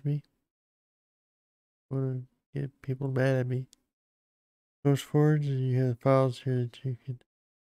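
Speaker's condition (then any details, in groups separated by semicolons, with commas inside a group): Parkinson's disease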